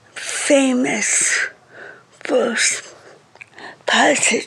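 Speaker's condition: Cerebral palsy; speech affected, reading very slow

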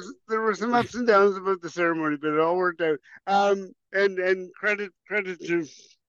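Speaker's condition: Cerebral palsy; some 40 years ago

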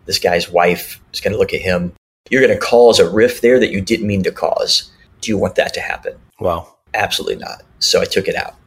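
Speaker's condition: Cleft lip and palate; speech classes in childhood

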